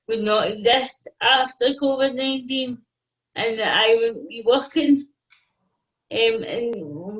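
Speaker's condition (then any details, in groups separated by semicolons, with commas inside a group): Cerebral palsy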